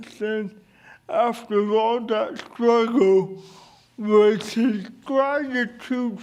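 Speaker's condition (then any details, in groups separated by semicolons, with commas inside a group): Cerebral palsy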